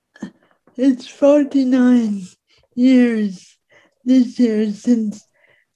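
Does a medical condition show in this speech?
Yes: speech impediment; finds writing easier than speaking, speaks in own way without modifying accent.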